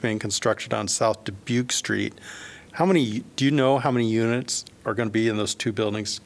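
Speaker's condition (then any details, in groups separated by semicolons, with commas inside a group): No condition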